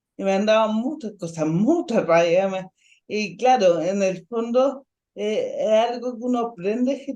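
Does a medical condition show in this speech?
Yes: ataxic cerebral palsy.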